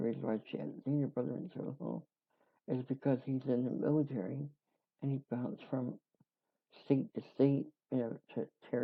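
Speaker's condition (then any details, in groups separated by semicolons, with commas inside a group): Cerebral palsy; voice sound affected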